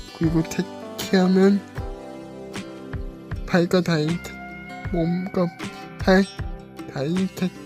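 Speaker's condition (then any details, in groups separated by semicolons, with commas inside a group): Cerebral palsy; brain lesion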